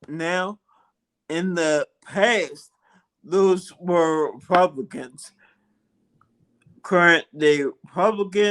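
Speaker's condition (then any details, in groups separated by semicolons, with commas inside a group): Multiple sclerosis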